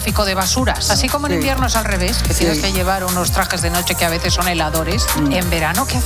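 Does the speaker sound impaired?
No.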